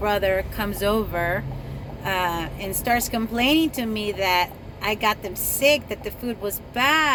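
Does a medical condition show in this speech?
No.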